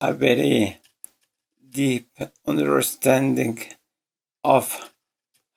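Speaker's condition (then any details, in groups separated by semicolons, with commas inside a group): ALS; voice severely damaged, hard to understand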